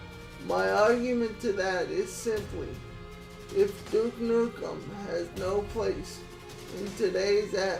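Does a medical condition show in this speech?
Yes: cerebral palsy.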